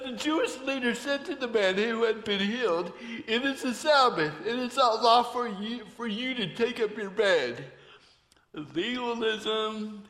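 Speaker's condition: Torsion dystonia; voice cannot be controlled

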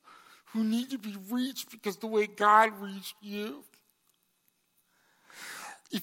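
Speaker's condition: Cerebral palsy; congenital

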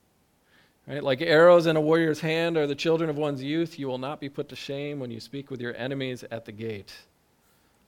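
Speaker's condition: No condition

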